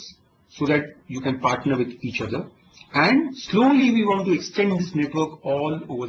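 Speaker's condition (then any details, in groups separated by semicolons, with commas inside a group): No condition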